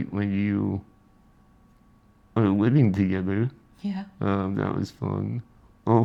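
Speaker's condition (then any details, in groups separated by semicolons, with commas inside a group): Spinal muscular atrophy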